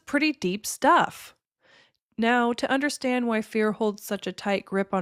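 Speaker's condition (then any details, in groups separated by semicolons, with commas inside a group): No condition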